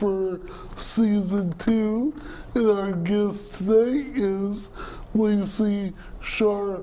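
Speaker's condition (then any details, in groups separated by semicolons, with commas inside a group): Cerebral palsy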